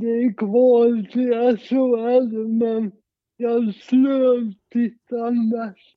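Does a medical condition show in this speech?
Yes: cerebral palsy; present from birth, brain oxygen deprivation, heart not beating at delivery, mild.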